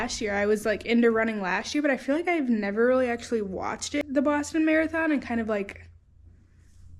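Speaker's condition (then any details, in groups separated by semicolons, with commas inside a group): No condition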